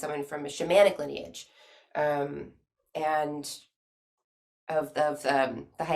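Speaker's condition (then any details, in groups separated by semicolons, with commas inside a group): No condition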